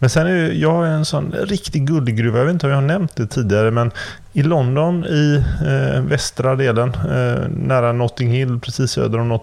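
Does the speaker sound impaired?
No.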